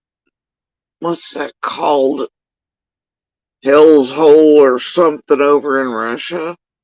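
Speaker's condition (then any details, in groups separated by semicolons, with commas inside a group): Facial paralysis after surgery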